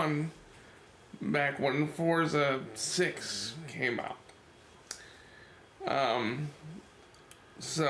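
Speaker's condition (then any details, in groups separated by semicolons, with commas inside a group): Cerebral palsy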